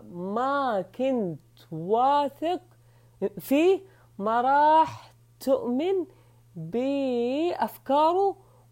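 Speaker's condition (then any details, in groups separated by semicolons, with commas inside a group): Stuttering; ongoing process of controlling it, experience with specialist therapy; prolonged sounds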